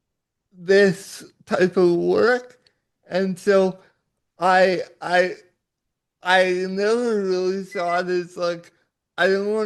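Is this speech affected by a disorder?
Yes: cerebral palsy.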